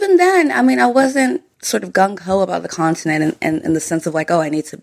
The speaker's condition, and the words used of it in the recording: None; typical speech.